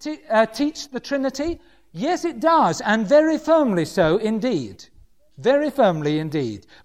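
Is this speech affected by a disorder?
No.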